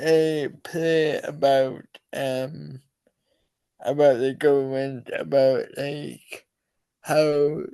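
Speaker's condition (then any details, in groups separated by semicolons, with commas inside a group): Cerebral palsy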